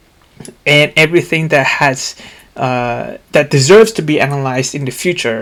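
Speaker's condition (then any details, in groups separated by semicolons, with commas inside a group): No condition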